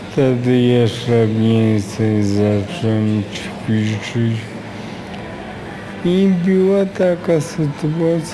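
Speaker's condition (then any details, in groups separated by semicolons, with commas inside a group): Aphasia; acquired after accident, severe brain injury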